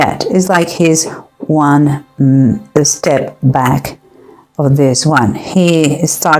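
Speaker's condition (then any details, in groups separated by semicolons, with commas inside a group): No condition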